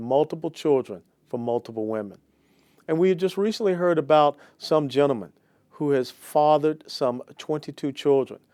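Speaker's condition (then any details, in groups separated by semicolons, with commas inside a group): No condition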